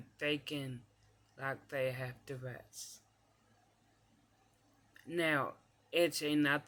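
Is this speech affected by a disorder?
Yes: cerebral palsy; mild form.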